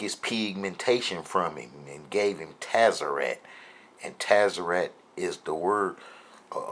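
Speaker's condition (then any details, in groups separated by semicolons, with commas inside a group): No condition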